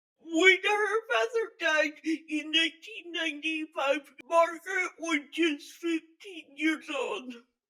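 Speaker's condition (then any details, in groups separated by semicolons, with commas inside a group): Physical speech impairment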